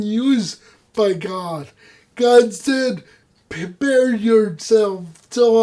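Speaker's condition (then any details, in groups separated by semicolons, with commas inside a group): Cerebral palsy; no voice control, unusual voice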